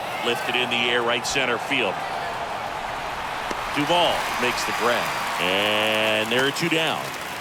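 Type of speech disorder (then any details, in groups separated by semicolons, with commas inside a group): None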